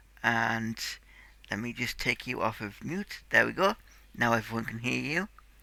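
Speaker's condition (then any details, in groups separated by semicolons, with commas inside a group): Cerebral palsy; tight muscles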